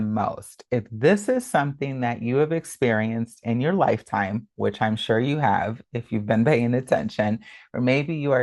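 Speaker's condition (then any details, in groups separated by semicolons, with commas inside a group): No condition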